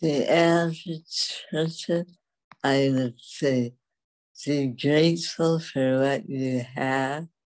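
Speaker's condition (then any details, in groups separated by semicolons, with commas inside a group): Dystonia; affects walking and speech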